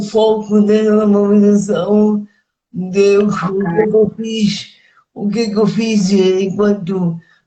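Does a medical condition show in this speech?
Yes: cerebral palsy; speech affected.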